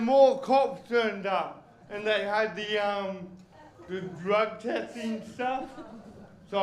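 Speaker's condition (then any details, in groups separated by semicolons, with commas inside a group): Cerebral palsy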